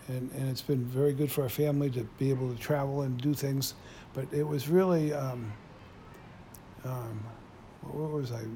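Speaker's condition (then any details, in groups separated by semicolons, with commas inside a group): Parkinson's disease; typical form, tremor onset in right arm and hand, spread a little, 9 years since onset; stable last 1.5 to 2 years, exercise programs, medication combination, cannot drive; some self-described stuttering while talking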